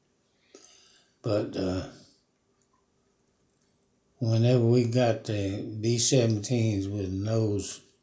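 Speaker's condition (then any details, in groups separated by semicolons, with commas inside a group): Parkinson's disease; Parkinson's for about 5 years, fallen 19 times in yard, never broken a bone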